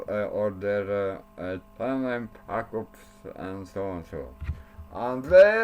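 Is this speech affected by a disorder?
Yes: cerebral palsy; speech not very clear.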